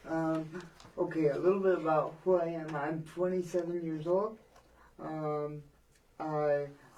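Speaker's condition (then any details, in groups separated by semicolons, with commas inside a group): Cerebral palsy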